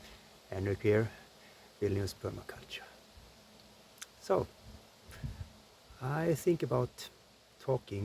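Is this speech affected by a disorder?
No.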